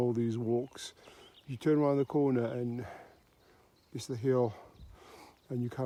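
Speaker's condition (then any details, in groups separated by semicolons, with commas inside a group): No condition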